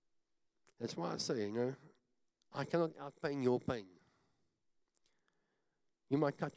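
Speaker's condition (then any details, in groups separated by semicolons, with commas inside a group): Cleft palate; talks funny, self-described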